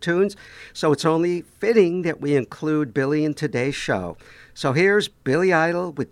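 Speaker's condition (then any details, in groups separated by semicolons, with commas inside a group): No condition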